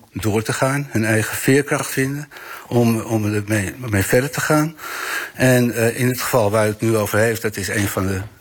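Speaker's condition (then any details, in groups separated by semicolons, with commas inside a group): Parkinson's disease; diagnosed about 4 years ago, fatigue mainly early years, apathy, poor balance, tendency to fall; about 4 years since diagnosis, medication cocktail working well, symptoms reduced, less fatigue, about 15% of needed brain substance left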